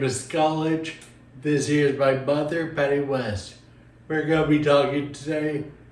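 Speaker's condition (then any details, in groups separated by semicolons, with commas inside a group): Friedreich's ataxia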